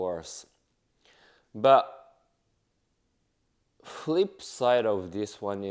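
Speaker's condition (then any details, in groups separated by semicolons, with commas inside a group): No condition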